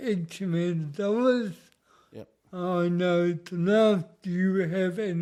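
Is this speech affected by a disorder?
Yes: cerebral palsy; speech noticeably affected.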